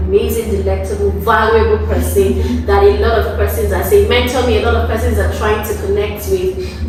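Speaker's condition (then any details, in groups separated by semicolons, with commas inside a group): No condition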